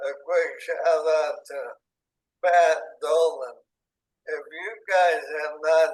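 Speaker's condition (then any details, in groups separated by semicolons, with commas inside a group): ALS, speech-generating device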